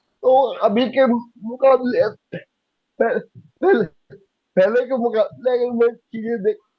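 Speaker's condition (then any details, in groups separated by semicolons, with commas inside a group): Cerebral palsy; could not speak as a child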